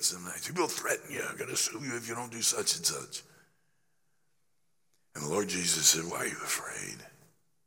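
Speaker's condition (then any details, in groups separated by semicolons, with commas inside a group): Laryngeal cancer after radiation, growth on voice box treated with radiation and chemotherapy; started preaching in a whisper, voice gaining strength, still affected, apologizes for listener discomfort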